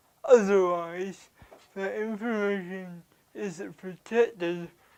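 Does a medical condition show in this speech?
Yes: cerebral palsy; caused by birth asphyxia, hearing loss; diagnosed around age 3; dysphagia since birth, feeding tube.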